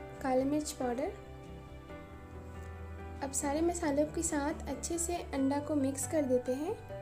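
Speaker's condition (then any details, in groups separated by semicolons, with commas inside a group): No condition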